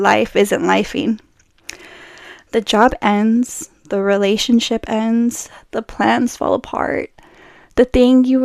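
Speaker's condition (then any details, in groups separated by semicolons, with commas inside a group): No condition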